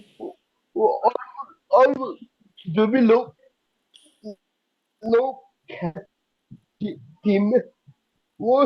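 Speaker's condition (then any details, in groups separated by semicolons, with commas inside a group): Cerebral palsy; could not speak as a child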